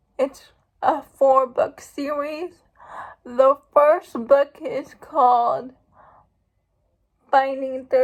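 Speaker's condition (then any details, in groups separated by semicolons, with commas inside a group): Cerebral palsy; uses wheelchair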